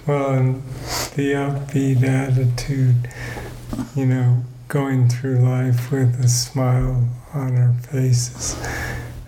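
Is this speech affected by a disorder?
Yes: Parkinson's disease; about 18 years since diagnosis.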